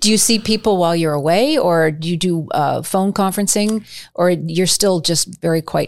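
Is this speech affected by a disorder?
No.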